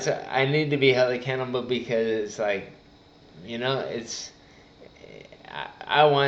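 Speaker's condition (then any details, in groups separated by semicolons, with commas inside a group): Traumatic brain injury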